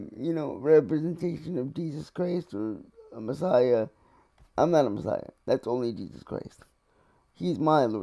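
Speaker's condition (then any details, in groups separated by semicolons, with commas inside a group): Cerebral palsy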